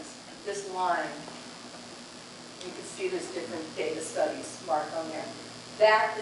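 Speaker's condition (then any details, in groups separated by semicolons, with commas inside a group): No condition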